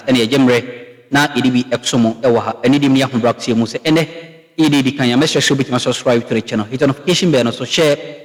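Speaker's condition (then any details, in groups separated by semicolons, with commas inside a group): No condition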